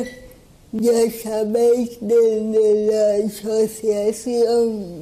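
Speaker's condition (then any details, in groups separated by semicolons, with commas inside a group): Cerebral palsy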